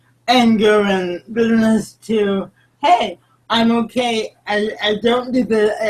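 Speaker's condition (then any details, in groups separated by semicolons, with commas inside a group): Cerebral palsy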